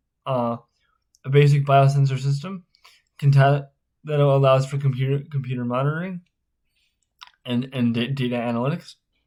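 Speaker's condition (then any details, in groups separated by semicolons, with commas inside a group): Spastic cerebral palsy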